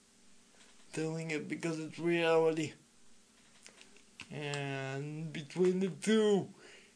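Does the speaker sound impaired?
Yes: speech impediment; sometimes hard for others to understand, masked poll worker behind plexiglass could not understand.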